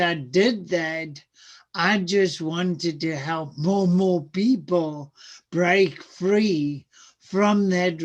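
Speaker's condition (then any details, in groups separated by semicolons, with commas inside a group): Cerebral palsy; speech sounds atypical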